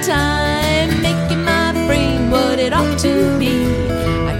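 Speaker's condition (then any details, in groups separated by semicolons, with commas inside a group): No condition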